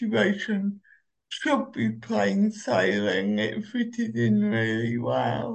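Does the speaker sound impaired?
Yes: cerebral palsy; walks short distances, uses Omeo wheelchair, a Segway with a seat.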